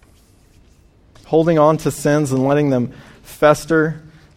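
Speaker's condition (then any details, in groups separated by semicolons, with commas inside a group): No condition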